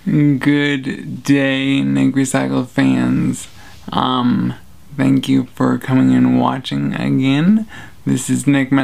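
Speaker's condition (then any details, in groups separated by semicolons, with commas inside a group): Traumatic brain injury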